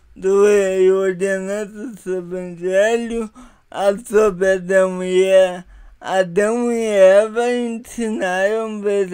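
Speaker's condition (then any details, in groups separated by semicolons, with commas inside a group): Paralysis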